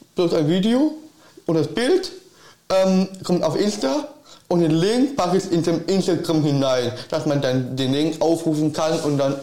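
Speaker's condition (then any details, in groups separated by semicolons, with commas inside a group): Down syndrome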